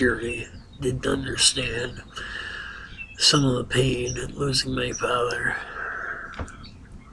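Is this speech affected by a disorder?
Yes: ataxia.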